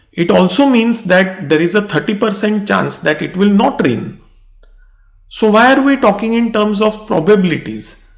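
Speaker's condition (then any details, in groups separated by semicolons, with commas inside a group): No condition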